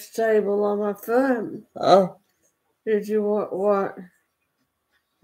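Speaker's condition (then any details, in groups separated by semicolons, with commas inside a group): Cerebral palsy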